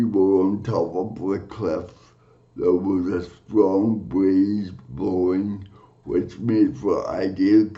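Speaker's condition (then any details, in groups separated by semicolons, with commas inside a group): Cerebral palsy; from birth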